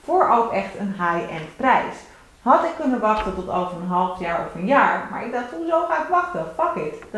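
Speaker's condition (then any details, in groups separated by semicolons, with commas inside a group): No condition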